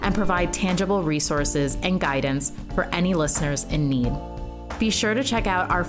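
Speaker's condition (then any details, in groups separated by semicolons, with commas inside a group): No condition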